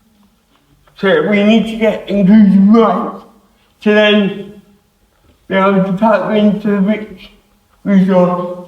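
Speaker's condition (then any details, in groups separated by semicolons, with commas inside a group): Cerebral palsy; affects hands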